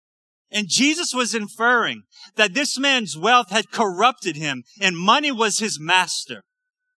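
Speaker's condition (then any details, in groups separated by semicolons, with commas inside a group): No condition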